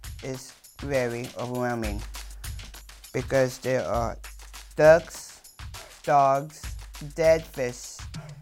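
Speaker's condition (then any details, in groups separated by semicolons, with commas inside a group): Down syndrome, trisomy 21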